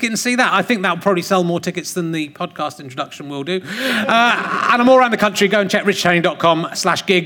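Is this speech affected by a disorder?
No.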